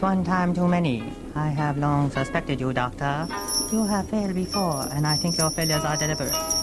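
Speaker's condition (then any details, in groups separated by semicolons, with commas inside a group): No condition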